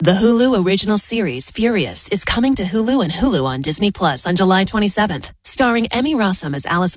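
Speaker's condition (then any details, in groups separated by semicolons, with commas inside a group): No condition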